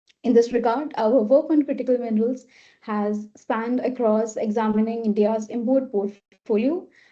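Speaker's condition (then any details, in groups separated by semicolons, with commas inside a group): No condition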